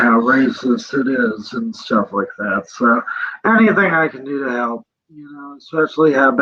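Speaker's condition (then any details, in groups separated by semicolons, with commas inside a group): Cerebral palsy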